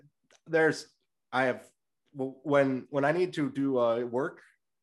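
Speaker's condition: Stutter; stutter audible during recording; stutter eases in native accent and rehearsed cadence, worse with nerves, blocks when rushing words; repeated sounds, prolonged sounds

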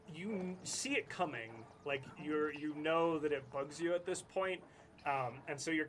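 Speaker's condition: No condition

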